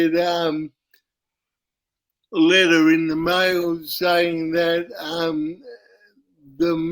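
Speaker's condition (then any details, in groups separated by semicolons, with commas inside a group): Cerebral palsy; uses wheelchair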